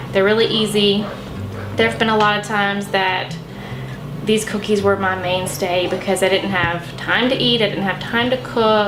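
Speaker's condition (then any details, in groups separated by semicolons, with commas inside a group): No condition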